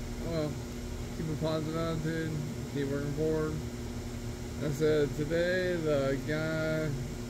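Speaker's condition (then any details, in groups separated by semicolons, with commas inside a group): Traumatic brain injury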